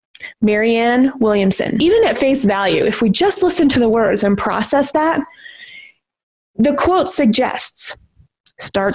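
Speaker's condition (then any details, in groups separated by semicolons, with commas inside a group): No condition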